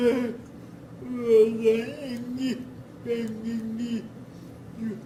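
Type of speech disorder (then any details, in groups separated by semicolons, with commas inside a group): Dysarthria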